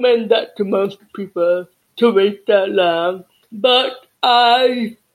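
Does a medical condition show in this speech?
Yes: cerebral palsy and deafness.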